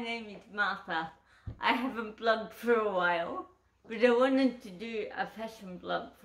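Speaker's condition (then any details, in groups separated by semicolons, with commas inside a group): Cerebral palsy; uses wheelchair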